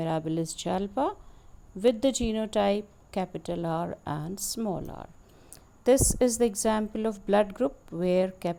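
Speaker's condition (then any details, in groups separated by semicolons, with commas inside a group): No condition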